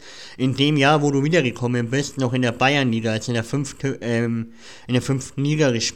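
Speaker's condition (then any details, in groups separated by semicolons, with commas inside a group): Cleft palate; speech impediment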